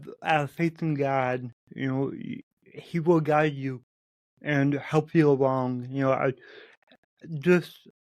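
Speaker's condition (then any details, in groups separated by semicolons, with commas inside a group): Cerebral palsy; lifelong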